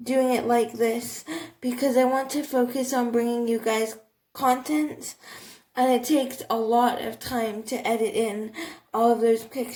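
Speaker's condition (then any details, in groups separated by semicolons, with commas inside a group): Cerebral palsy, athetoid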